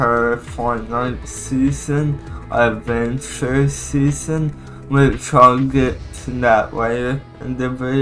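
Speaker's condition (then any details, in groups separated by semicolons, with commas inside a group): Cerebral palsy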